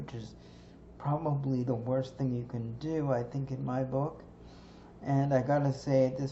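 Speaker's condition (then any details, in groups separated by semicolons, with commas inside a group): Cerebral palsy; stiff muscles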